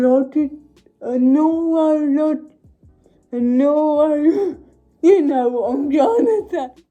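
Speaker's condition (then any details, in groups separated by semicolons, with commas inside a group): Cerebral palsy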